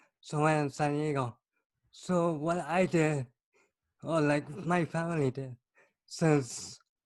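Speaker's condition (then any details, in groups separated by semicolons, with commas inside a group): Cerebral palsy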